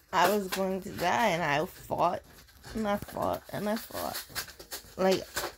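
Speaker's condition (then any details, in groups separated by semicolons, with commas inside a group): Cerebral palsy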